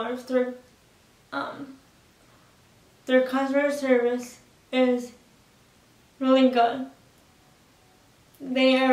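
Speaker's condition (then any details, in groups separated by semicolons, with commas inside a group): Cerebral palsy, spastic quadriplegic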